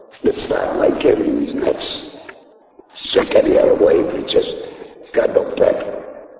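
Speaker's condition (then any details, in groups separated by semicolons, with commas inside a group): Laryngectomy; voice box removed by surgery, speech device placed in throat; taught to talk with throat device, cannot talk without thumb, earlier voice loss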